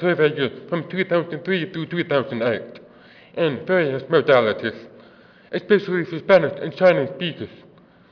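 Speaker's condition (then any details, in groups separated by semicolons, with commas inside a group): Deafness; deaf accent, offers to repeat if not understood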